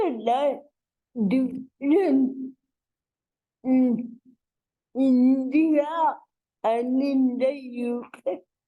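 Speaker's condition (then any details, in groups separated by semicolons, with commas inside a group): Cerebral palsy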